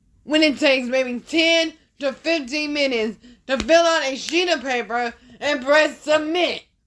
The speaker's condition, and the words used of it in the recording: Dysarthria. What you're hearing right now is my Dysarthria.